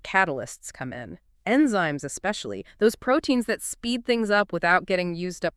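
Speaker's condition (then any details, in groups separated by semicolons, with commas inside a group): No condition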